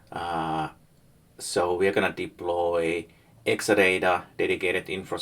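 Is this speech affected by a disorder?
No.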